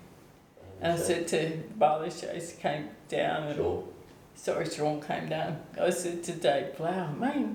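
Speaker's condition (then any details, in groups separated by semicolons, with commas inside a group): ALS/MND; onset foot drop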